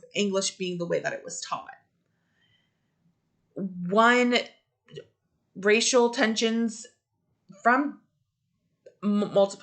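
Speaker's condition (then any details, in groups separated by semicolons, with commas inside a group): No condition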